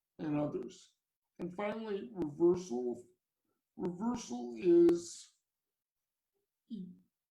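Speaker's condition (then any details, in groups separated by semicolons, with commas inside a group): Cerebral palsy; from birth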